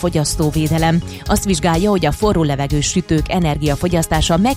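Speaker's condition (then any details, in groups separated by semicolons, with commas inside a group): No condition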